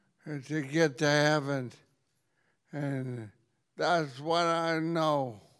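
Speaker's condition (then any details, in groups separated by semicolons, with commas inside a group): ALS; progressive neurodegenerative motor disease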